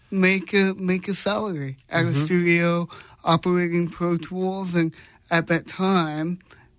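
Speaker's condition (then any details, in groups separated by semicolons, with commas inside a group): Cerebral palsy; congenital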